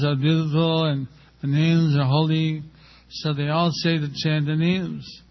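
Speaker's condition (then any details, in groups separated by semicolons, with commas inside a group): Stroke with facial paralysis; half of face paralyzed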